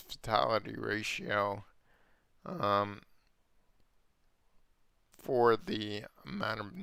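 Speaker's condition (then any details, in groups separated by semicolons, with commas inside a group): Multiple sclerosis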